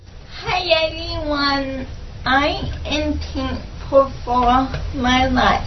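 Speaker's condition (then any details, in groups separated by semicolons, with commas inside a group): Cerebral palsy; umbilical cord around neck at birth, 7 minutes without oxygen, permanent damage, diagnosed age 2, ataxia; walks unaided with limp after years of therapy, formerly walker then crutches; slurred words, hard to understand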